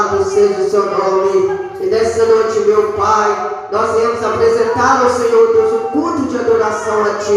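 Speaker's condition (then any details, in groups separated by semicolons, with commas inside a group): No condition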